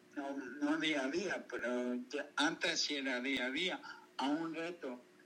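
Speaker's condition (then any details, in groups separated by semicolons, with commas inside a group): Cerebral palsy; lifelong physical motor disability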